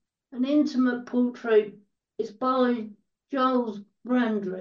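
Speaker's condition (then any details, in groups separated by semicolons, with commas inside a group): Cerebral palsy; quadriplegia, wheelchair user, totally blind from 15, partially deaf, treated 4-19 at Bowbath Cerebral Palsy Centre; 24/7 live-in carer; dictated book to Steve who typed, speaks fast when in full flow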